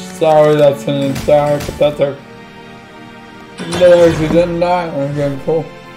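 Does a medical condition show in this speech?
Yes: cerebral palsy; affects legs.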